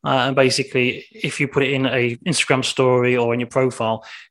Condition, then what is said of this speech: No condition.